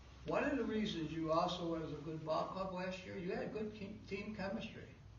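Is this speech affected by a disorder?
No.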